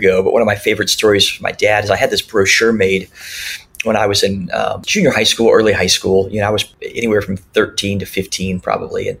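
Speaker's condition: Cleft lip and palate; speech classes in childhood

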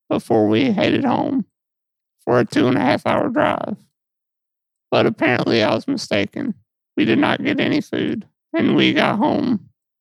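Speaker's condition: Muscular dystrophy; lifelong

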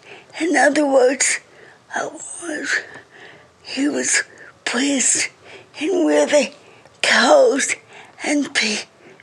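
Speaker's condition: Cerebral palsy; speech affected, reading very slow

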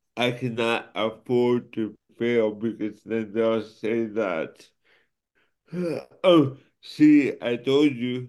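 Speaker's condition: Cerebral palsy; affects speech and motor skills

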